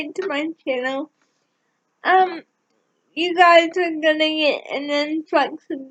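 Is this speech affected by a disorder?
Yes: cerebral palsy.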